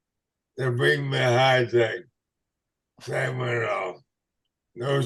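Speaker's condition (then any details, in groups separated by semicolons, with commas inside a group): ALS/MND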